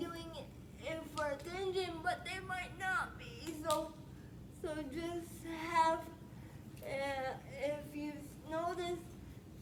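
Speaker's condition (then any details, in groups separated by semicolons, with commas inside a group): Spastic quadriplegic cerebral palsy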